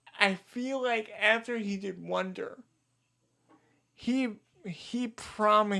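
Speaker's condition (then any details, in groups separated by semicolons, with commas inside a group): Cerebral palsy; diagnosed age two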